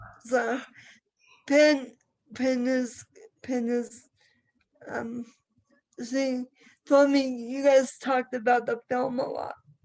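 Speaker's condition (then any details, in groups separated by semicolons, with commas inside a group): Cerebral palsy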